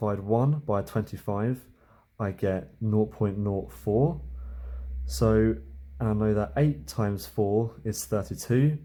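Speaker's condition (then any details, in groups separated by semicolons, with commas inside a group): No condition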